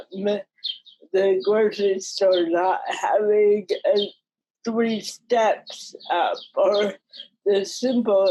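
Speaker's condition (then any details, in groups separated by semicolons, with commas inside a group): Cerebral palsy; mild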